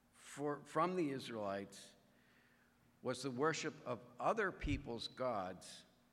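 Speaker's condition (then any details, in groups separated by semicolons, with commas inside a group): No condition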